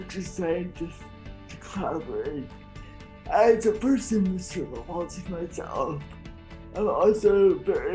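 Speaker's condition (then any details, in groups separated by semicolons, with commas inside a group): Cerebral palsy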